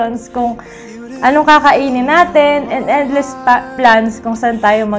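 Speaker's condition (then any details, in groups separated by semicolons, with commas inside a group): No condition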